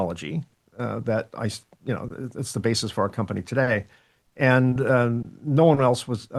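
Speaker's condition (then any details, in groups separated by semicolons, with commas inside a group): No condition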